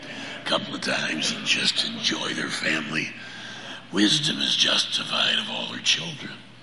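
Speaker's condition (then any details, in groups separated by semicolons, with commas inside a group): Laryngeal cancer; cancer recurred at fourth three-month checkup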